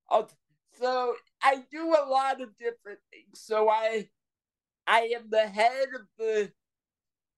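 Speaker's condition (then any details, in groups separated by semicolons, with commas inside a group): Cerebral palsy; power wheelchair since age five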